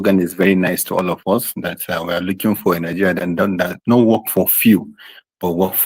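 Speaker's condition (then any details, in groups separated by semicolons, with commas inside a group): No condition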